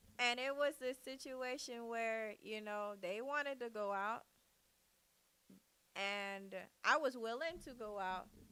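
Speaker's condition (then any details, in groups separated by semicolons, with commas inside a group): No condition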